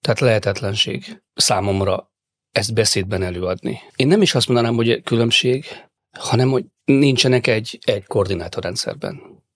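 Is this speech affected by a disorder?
No.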